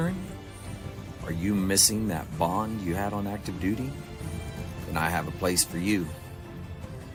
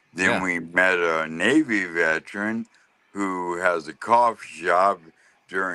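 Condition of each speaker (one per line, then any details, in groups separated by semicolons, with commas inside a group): No condition
Lou Gehrig's disease (ALS); right side and left hand weakness, cane, leg brace; voice going, slurring worsens with longer talking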